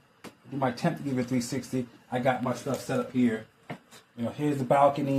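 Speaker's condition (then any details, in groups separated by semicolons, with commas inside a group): No condition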